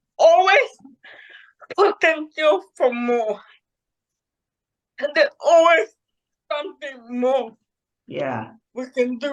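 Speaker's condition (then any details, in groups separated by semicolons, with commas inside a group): Cerebral palsy; caused by severe neonatal jaundice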